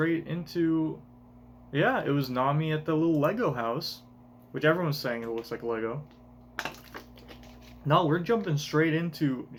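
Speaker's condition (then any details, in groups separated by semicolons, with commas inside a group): No condition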